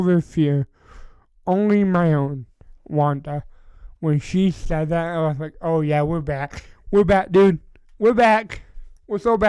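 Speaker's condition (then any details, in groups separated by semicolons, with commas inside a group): Cerebral palsy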